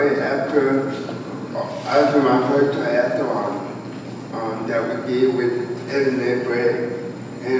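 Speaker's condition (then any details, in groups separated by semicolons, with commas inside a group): Cerebral palsy, spastic quadriplegia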